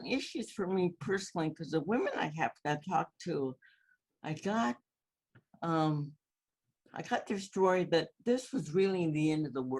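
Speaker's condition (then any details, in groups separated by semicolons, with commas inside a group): Cerebral palsy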